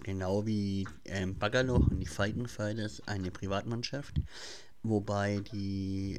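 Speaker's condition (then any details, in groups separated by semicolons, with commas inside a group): Cleft palate; since childhood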